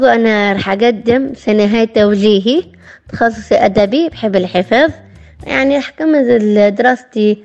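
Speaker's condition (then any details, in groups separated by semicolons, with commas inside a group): Down syndrome; present from birth, born premature, heart stopped at birth, on devices and breathing machine as newborn; 23 years old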